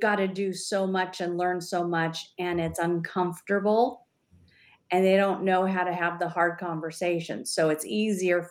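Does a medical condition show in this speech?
No.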